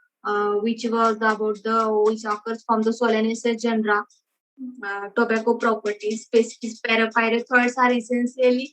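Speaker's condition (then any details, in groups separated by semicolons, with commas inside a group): No condition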